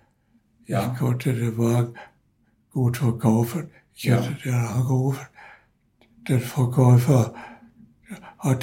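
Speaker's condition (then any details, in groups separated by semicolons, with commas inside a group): Parkinson's disease; cannot turn newspaper pages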